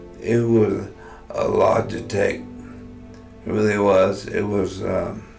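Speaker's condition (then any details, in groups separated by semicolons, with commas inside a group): Amyotrophic lateral sclerosis; progressive, spasticity, speech-generating device, nighttime bipap; physical and aqua therapy, spasticity medicine, lung capacity monitored; slurred from onset, now much more slurred, uses device, voice banked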